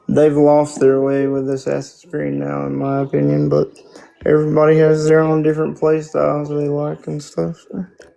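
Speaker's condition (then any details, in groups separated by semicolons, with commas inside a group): Spastic quadriplegic cerebral palsy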